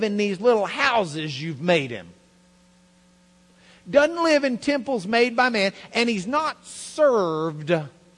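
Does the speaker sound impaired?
No.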